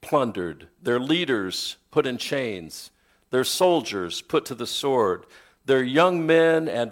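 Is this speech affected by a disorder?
No.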